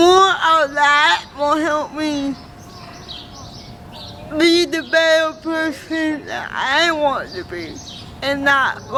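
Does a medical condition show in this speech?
Yes: cerebral palsy.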